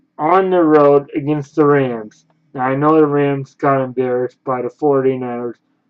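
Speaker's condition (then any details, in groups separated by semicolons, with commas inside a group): Cerebral palsy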